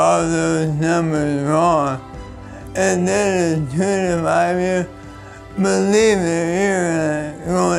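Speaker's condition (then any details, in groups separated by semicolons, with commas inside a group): Bulbar ALS; bulbar onset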